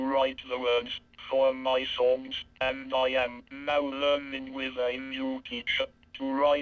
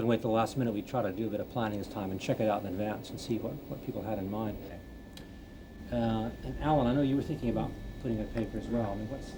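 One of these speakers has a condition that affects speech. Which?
The first: cerebral palsy; lifelong, affects all muscles including speech muscles; walks with difficulty, can drive; non-speaking, uses sounds, signs, word board, speech synthesizer, speaking through a speech-generating device.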